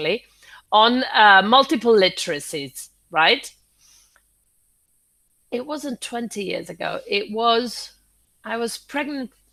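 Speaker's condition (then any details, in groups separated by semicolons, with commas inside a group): No condition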